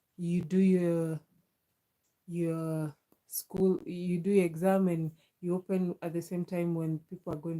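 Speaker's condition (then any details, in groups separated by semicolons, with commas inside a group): No condition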